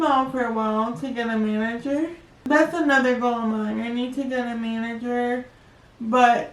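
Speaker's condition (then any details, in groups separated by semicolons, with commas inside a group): Cerebral palsy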